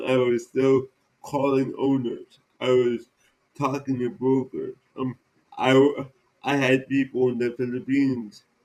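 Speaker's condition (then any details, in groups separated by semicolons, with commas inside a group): Cerebral palsy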